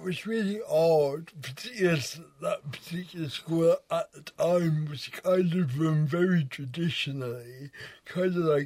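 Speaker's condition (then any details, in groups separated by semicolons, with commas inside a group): Cerebral palsy; wheelchair user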